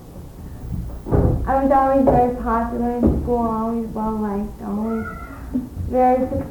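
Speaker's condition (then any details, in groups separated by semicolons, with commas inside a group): Cerebral palsy; speaks fluently with few pauses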